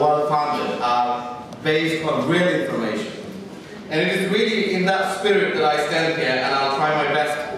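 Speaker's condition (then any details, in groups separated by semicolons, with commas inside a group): No condition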